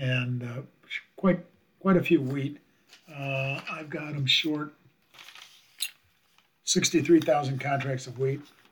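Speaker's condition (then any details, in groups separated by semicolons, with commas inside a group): No condition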